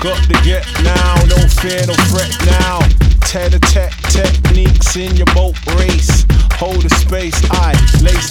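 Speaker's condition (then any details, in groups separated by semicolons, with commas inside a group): No condition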